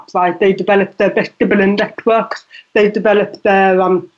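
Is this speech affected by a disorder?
Yes: deafness; deafness audible in voice.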